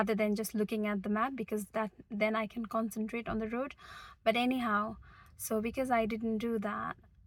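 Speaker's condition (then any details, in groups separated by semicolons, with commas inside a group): No condition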